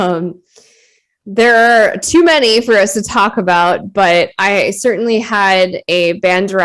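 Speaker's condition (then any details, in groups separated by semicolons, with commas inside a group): No condition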